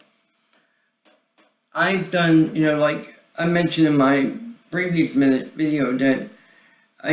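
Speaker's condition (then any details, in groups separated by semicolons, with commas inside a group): Cerebral palsy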